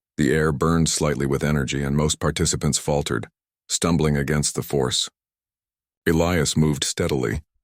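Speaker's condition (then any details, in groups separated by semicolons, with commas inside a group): No condition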